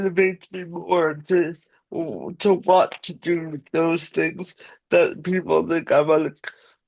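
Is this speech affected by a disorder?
Yes: cerebral palsy.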